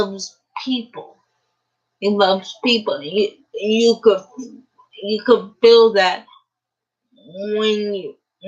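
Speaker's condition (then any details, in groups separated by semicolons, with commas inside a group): Cerebral palsy; uses a wheelchair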